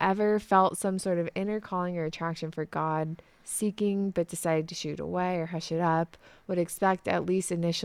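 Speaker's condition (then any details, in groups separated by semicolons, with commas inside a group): No condition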